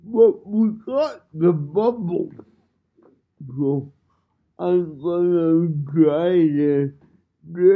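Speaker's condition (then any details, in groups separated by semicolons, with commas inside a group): Cerebral palsy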